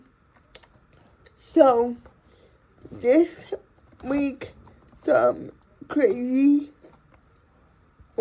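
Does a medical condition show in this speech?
Yes: cerebral palsy.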